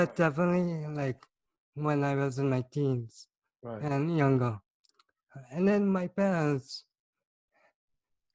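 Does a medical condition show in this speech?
Yes: cerebral palsy.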